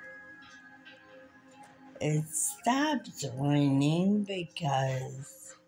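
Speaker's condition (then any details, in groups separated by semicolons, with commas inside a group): Muscular dystrophy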